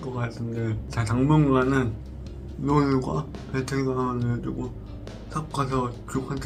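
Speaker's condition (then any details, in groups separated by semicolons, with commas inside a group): Brain lesion disability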